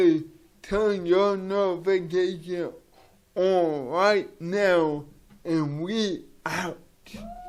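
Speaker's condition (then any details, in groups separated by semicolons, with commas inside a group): Cerebral palsy; from birth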